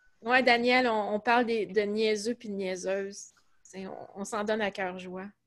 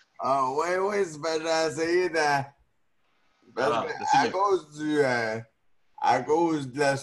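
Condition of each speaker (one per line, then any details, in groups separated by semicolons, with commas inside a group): No condition
Neonatal cerebral palsy; neonatal onset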